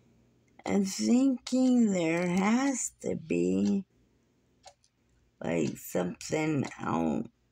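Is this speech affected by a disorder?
Yes: muscular dystrophy.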